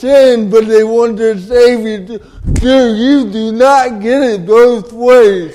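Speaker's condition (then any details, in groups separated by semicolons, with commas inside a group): Cerebral palsy; delayed development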